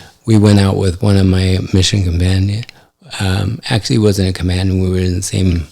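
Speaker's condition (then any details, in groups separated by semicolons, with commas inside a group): ALS; affects hand function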